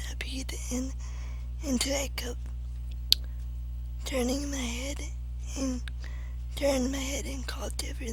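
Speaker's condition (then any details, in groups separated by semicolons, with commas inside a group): Cerebral palsy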